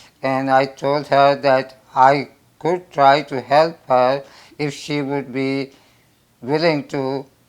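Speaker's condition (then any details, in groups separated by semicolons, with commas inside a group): Tonsil and soft palate cancer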